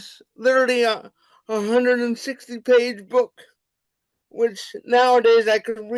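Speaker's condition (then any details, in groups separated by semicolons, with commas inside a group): Cerebral palsy; unstable voice pitch, speech-to-text struggles, childhood speech therapy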